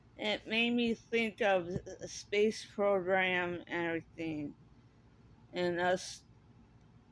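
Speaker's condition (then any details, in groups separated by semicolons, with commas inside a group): Cerebral palsy; speaks differently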